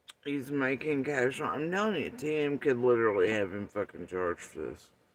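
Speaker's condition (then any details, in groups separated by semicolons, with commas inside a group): Facial paralysis after surgery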